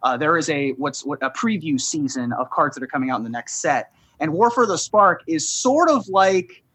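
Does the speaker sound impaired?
No.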